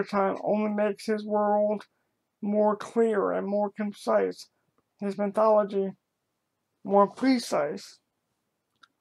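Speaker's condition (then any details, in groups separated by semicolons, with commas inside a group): Cerebral palsy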